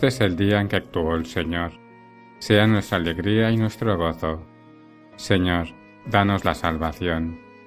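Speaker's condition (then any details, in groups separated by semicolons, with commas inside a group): No condition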